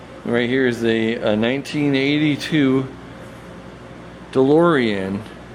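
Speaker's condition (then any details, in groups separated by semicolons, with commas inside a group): No condition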